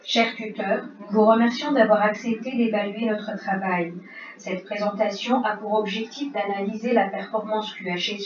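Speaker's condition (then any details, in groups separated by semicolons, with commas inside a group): No condition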